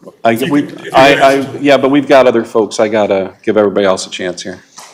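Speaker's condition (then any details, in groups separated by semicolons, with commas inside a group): No condition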